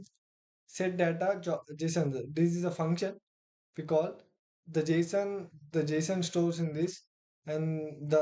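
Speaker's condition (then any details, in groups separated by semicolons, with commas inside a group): No condition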